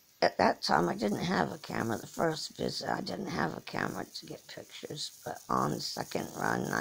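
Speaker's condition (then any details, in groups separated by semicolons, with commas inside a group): Cerebral palsy; from birth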